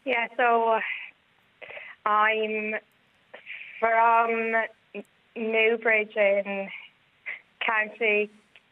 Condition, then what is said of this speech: Stuttering. And the more we talk, the stammer, the further away the stammer goes.